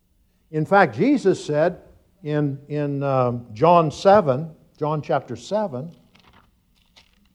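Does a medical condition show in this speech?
No.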